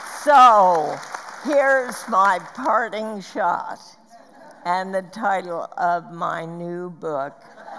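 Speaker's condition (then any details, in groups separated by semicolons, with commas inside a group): Spasmodic dysphonia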